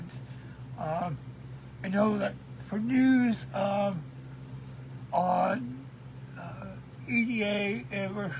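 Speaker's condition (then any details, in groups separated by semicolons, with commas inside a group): Cerebral palsy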